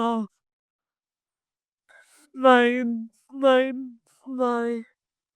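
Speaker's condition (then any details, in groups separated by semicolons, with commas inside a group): Cerebral palsy; from birth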